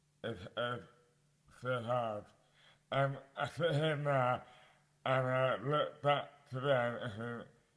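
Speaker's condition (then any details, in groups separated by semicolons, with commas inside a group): Dystonia; mouth impairment affects speech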